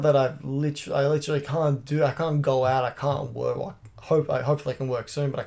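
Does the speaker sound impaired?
No.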